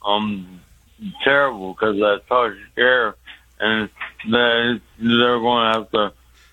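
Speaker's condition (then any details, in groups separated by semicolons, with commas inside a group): Speech impediment; cause unclear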